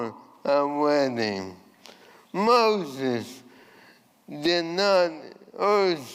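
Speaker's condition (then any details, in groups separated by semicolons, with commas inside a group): ALS; voice changed from earlier resonant voice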